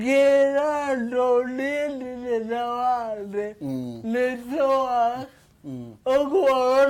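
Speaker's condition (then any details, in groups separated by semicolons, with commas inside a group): Cerebral palsy; brain damage, affects walking and speaking; speaks slowly, speaking effortful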